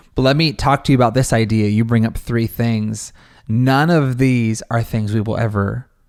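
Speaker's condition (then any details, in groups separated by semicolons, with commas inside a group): No condition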